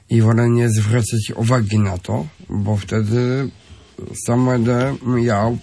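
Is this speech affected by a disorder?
Yes: Down syndrome; genetic, trisomy 21, extra chromosome 21, from birth; adult, 27 years old.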